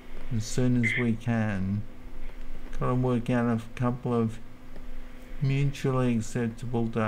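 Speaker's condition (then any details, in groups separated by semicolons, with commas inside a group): Multiple sclerosis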